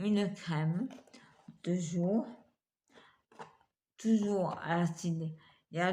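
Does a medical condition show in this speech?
Yes: multiple sclerosis.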